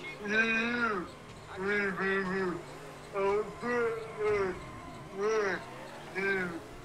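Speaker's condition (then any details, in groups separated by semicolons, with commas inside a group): Cerebral palsy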